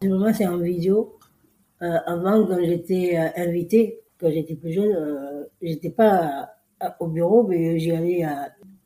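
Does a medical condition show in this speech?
Yes: Down syndrome; congenital, three copies of chromosome 21.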